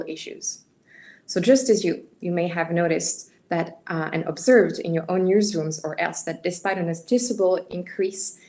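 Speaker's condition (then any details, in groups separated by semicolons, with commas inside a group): No condition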